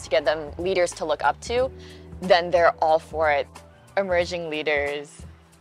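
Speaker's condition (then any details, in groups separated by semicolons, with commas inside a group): No condition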